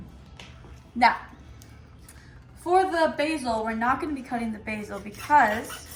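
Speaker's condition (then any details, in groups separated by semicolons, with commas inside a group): No condition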